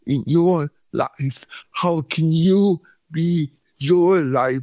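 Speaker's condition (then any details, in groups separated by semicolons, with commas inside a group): Cerebral palsy; cramps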